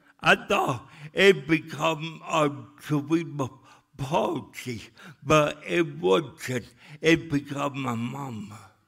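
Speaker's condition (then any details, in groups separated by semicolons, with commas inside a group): Cerebral palsy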